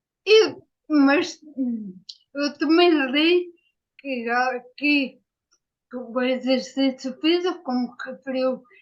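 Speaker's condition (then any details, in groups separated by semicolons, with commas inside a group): Ataxia; ataxia after brain injury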